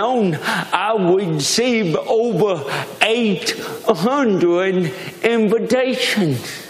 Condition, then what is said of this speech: Cerebral palsy. It's a privilege to talk funny.